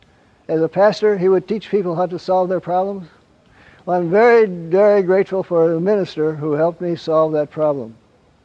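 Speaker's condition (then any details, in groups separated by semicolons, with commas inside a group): Parkinson's; gets up around 3 am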